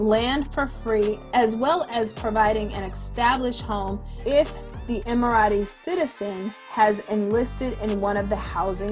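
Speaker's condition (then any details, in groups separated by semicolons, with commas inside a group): No condition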